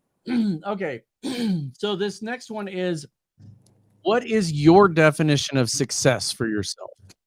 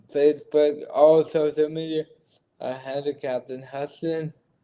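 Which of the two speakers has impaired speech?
The second: cerebral palsy; diagnosed after cardiac arrest.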